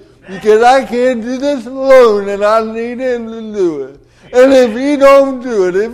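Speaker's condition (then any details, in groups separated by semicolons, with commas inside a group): Cerebral palsy; delayed development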